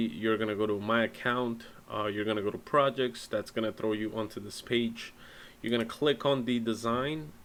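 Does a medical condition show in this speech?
No.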